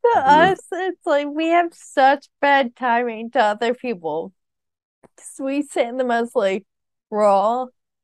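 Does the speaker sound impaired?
Yes: Friedreich's ataxia; spits when talking or laughing.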